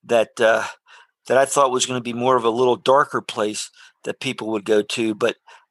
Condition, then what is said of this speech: None; typical speech.